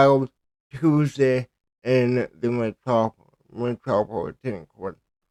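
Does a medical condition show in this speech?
Yes: cerebral palsy.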